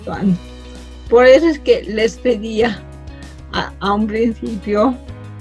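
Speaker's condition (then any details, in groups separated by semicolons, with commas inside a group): Cerebral palsy from birth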